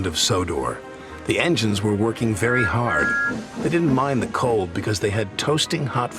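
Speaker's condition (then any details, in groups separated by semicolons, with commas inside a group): No condition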